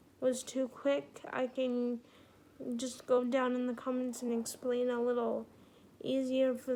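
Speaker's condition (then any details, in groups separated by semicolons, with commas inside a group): Cerebral palsy, spastic quadriplegic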